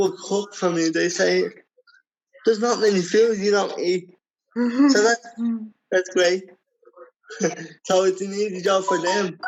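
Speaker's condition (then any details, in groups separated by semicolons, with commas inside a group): Cerebral palsy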